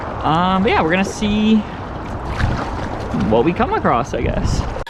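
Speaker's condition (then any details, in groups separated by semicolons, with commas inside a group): No condition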